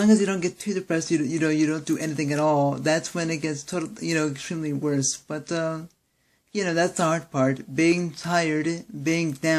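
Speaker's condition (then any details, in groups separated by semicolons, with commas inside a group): Cerebral palsy; Ilizarov leg operation, right hip displacement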